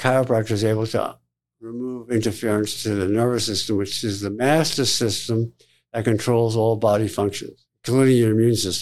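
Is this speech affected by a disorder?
Yes: tongue cancer surgery; tongue (glossopharyngeal) cancer, tongue lesion found on biopsy, surgically excised; survivor after tongue surgery.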